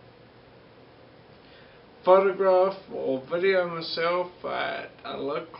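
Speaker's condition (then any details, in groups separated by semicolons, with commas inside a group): Multiple sclerosis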